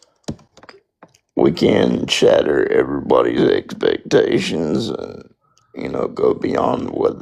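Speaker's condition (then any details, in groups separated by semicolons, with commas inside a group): Spastic quadriplegic cerebral palsy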